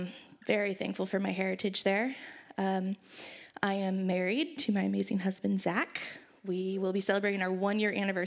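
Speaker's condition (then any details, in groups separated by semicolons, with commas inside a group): No condition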